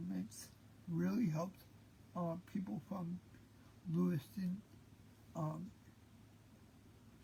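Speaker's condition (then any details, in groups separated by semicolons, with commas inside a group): Cerebral palsy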